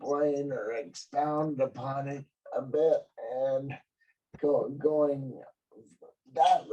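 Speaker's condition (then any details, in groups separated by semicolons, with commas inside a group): Cerebral palsy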